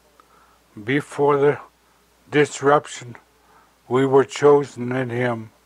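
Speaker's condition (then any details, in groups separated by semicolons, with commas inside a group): Stroke; stroke at age 78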